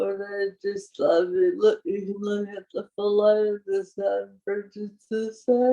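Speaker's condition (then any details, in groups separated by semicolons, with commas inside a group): Parkinson's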